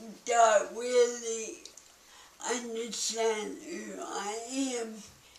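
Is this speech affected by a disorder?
Yes: cerebral palsy.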